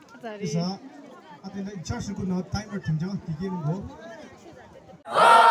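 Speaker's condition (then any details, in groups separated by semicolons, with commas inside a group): No condition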